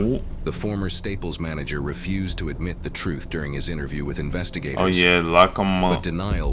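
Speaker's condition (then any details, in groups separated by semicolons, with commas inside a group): No condition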